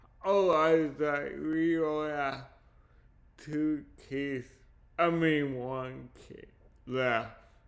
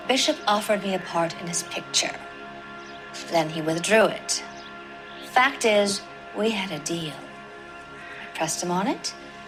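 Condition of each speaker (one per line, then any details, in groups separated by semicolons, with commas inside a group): Cerebral palsy; speech impairment from condition
No condition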